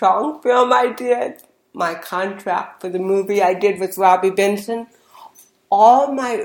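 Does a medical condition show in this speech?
Yes: cerebral palsy; hearing impaired, CP preschool in Long Beach from 18 months, childhood physical, occupational, speech therapy; very slurred speech as a child from cerebral palsy plus hearing impairment.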